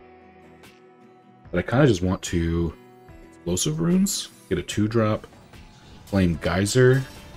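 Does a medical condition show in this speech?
No.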